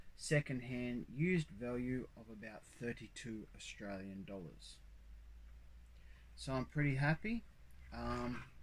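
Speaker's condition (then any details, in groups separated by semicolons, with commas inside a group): No condition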